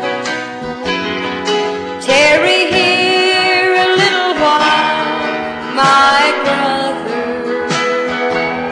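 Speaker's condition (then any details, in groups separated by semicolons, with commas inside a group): No condition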